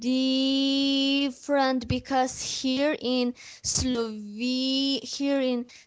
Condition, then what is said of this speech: Stuttering. Yes, it was, and I went 3 times and nothing changed. I still stutter, and so nothing changed.